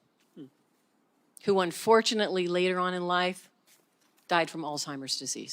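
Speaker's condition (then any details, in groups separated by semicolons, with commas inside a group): No condition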